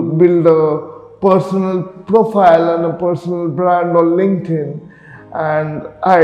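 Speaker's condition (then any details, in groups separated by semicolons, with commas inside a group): Cerebral palsy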